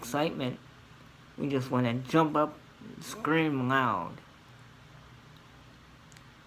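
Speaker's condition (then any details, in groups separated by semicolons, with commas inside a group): Cerebral palsy; scoliosis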